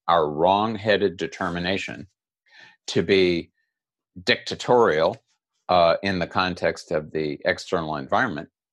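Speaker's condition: No condition

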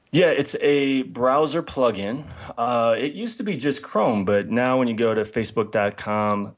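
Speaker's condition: No condition

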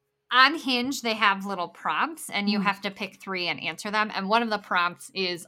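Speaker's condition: Bilateral cleft lip and palate

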